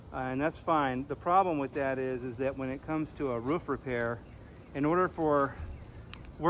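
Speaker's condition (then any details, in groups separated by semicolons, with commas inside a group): No condition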